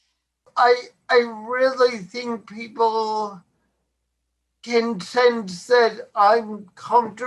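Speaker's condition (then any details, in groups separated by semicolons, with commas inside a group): Cerebral palsy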